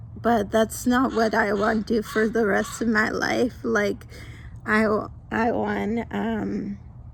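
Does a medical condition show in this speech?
Yes: mild cerebral palsy; mild form from birth.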